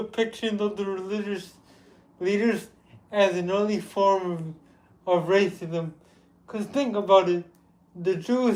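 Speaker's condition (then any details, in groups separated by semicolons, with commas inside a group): Cerebral palsy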